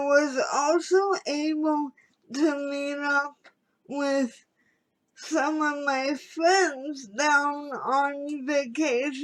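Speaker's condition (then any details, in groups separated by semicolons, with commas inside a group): Cerebral palsy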